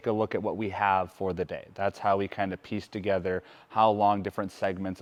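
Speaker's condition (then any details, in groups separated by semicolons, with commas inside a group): No condition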